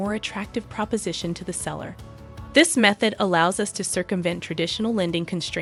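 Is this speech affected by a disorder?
No.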